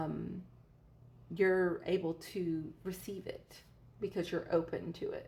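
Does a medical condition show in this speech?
No.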